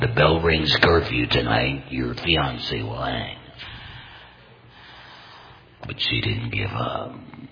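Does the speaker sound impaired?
Yes: total laryngectomy, complete laryngectomy, voice prosthesis; speaks through voice prosthesis, may cough while speaking, microphone setup worked out for him.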